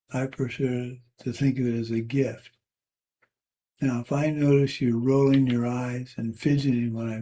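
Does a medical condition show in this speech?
Yes: Parkinson's; tremor varies day to day.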